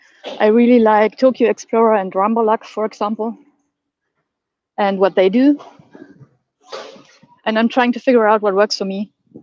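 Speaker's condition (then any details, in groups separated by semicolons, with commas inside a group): No condition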